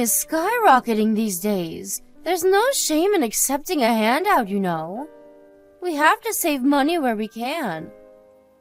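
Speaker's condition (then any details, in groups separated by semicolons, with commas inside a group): No condition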